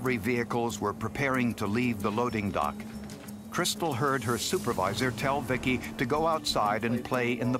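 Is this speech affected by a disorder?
No.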